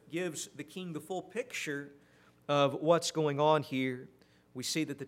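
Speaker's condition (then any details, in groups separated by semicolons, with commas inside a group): No condition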